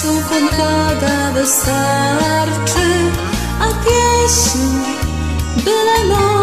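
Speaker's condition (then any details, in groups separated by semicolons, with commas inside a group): No condition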